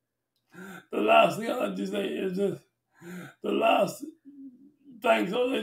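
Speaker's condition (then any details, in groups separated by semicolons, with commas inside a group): Traumatic brain injury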